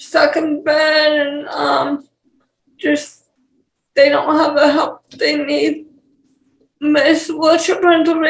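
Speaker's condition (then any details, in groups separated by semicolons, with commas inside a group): Cerebral palsy; speech issues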